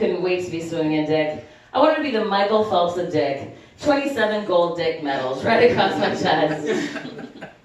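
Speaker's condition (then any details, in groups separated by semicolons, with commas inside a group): No condition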